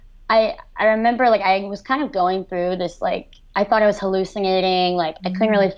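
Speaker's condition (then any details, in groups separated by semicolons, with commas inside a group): Cleft lip and palate; severe cleft lip and palate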